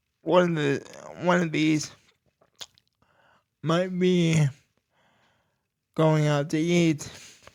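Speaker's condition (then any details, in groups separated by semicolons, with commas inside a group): Cerebral palsy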